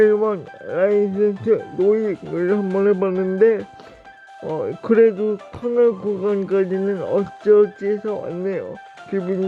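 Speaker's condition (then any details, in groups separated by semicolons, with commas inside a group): Brain lesion disability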